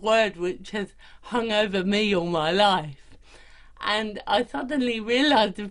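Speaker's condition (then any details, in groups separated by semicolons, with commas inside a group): Cerebral palsy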